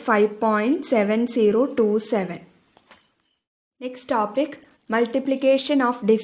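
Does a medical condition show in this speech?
No.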